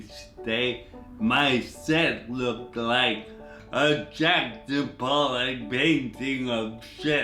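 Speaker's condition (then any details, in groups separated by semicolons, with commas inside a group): Traumatic brain injury (pontine cavernoma)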